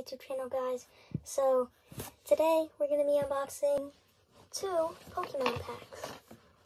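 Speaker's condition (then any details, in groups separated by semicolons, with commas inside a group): No condition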